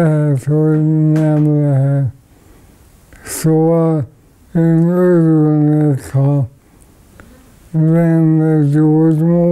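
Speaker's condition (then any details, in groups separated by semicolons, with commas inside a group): ALS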